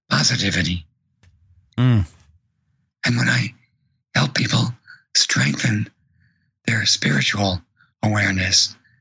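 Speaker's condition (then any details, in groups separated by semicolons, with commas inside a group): Vocal cord paralysis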